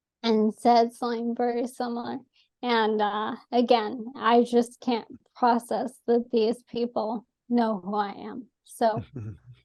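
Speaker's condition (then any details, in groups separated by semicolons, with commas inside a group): ALS; atypical case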